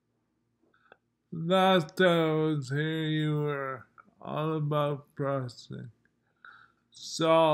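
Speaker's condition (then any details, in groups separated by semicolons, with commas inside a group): Multiple sclerosis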